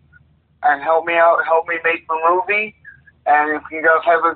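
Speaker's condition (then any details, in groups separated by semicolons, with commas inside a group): Cerebral palsy; plays rhythm guitar despite condition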